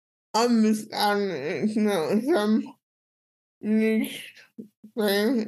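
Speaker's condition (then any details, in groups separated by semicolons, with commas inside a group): Cerebral palsy; speech impediment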